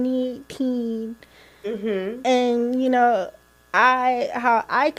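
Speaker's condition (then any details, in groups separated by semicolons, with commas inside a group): Cerebral palsy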